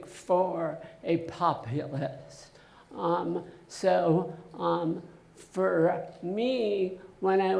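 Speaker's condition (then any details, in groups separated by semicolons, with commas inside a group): Essential tremor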